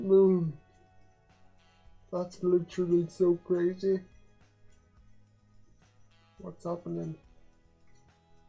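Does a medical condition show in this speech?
Yes: quadriplegic cerebral palsy.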